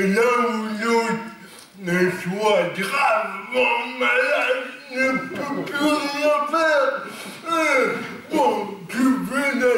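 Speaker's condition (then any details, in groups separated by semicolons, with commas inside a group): Cerebral palsy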